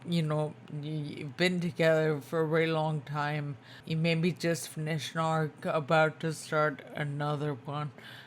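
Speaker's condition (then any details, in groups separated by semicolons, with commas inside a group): Spinocerebellar ataxia type 2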